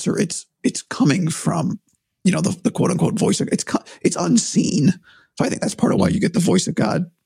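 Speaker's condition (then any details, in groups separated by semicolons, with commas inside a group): Vocal cord surgery; not yet back to full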